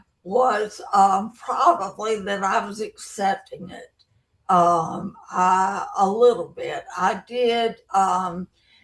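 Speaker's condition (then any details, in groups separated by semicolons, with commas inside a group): Brain injury; lost speech, speech therapy, relearned talking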